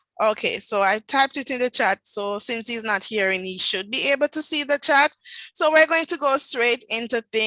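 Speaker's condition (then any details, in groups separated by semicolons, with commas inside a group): No condition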